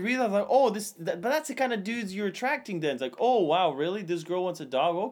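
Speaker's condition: No condition

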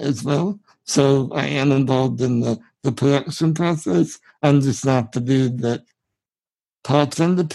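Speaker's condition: Spinal muscular atrophy; genetic, present from birth, form of muscular dystrophy, brain signals not reaching muscles, severe atrophy in almost all muscles; subtitles provided for guest's speech in video version

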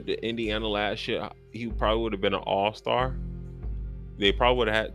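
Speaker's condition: No condition

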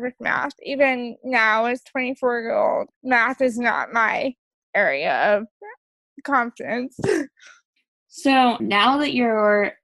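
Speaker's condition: Cerebral palsy; wheelchair use, onset before birth

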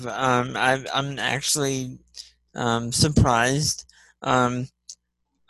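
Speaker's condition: Spastic cerebral palsy; off nearly all medications, smart drive wheelchair system with scroll wheel speed control

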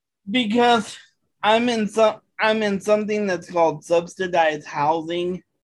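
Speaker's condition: Cerebral palsy; age 33, uses adaptive voice dictation apps on phone and computer for typing

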